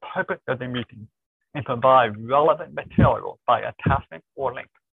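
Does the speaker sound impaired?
Yes: deafness, born deaf, cochlear implant.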